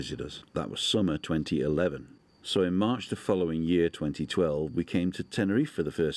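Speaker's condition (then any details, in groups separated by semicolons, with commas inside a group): No condition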